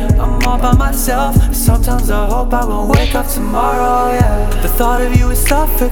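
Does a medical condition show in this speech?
No.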